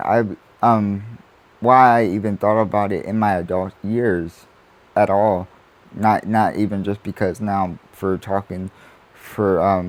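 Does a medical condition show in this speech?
Yes: cerebral palsy; spastic quadriplegic.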